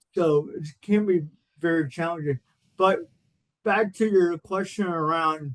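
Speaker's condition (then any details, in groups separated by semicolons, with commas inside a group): Cerebral palsy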